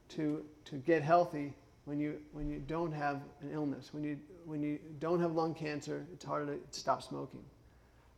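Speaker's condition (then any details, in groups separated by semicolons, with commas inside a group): Parkinson's; impaired multitasking and judgment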